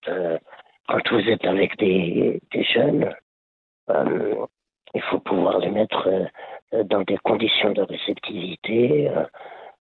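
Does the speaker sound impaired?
Yes: laryngeal cancer; part of lung removed.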